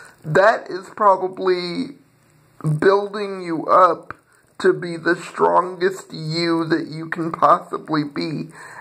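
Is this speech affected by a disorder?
Yes: cerebral palsy.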